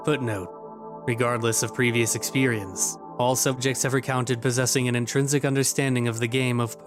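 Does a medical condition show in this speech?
No.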